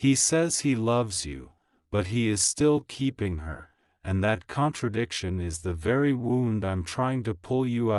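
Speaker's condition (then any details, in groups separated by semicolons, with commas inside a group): No condition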